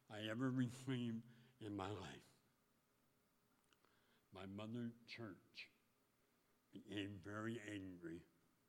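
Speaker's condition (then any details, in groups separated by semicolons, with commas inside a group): Speech impediment; could not speak or chew in childhood, first operation in North Dakota, 17 surgeries, 6 years of therapy; taught tongue movement at 12, voicing with clothespin on nose, mirror under lips, impediment recognizable on radio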